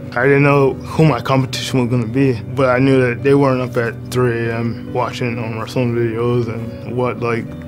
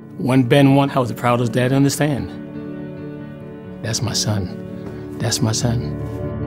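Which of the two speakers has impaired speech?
The first: cerebral palsy; from birth.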